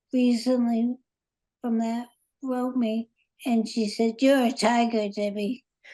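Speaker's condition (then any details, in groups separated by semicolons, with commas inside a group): Parkinson's; about 7 years since onset, on Parkinson's medication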